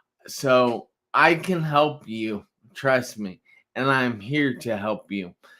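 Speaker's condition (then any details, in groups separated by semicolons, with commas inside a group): Traumatic brain injury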